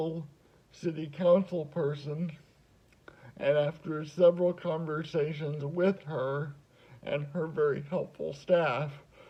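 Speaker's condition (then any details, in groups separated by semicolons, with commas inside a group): Cerebral palsy; spasticity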